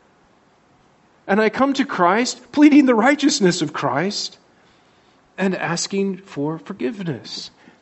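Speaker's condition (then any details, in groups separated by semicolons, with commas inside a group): No condition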